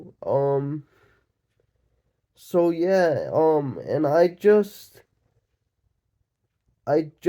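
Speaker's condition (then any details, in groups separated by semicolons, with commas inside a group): Cerebral palsy, mixed, mild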